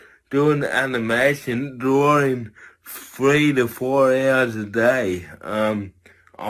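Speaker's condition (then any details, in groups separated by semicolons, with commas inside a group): Cerebral palsy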